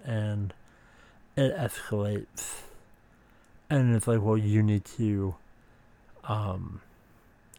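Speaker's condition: Speech impediment

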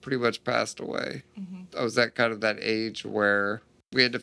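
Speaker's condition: Duchenne muscular dystrophy; too weak to walk

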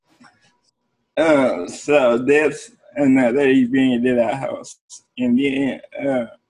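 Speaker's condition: Cerebral palsy; present from birth

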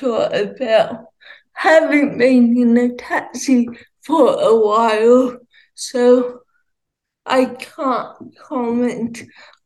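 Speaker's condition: Cerebral palsy, ataxia; walks short distances, mostly uses wheelchair, muscles tense more when told to relax

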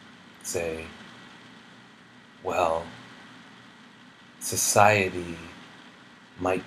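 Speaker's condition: No condition

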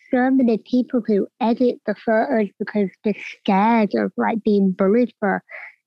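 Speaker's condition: Cleft palate; congenital

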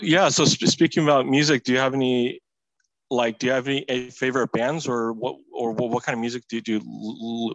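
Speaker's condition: Stuttering; stuttering since at least high school; stuttered sometimes during high school team practice, kept stutter private; repeated sounds, prolonged sounds

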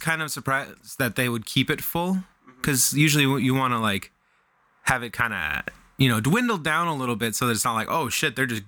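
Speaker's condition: No condition

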